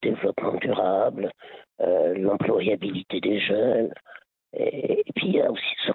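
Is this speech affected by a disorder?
Yes: laryngeal cancer; laryngeal cancer linked to heavy smoking.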